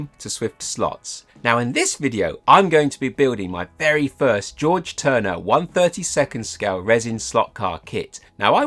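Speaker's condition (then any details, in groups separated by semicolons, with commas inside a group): No condition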